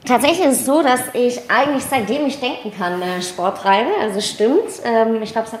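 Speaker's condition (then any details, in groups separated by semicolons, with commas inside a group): Cleft palate, mild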